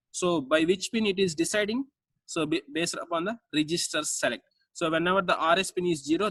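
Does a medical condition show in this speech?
No.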